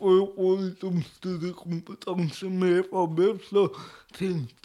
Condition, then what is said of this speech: Cerebral palsy. Eller taleutfordringer da, som både du og jeg har, even at vi gjerne blir sett på som litt dumme, rett og slett.